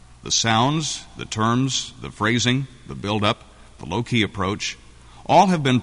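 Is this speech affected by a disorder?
No.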